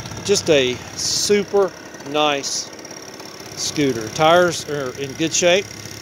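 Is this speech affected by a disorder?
No.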